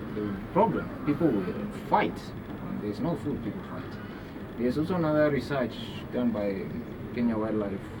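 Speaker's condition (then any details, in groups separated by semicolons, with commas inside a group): No condition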